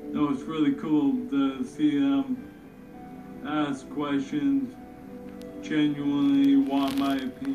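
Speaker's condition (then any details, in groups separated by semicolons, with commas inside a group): ALS; speaks via computer, feeding tube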